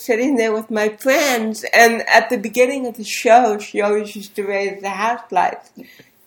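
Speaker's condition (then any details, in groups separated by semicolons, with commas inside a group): Cerebral palsy; speech therapy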